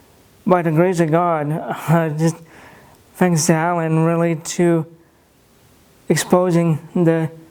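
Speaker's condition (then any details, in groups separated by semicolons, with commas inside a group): Cerebral palsy; no speech therapy, some words hard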